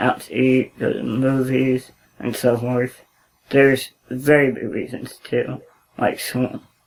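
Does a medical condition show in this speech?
Yes: spinal muscular atrophy; scoliosis, wheelchair user; progressive, needs wheelchair-accessible van.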